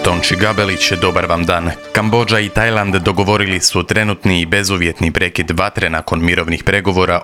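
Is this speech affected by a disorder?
No.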